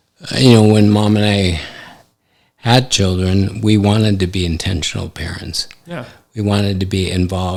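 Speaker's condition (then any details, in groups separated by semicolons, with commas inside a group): ALS; affects hand function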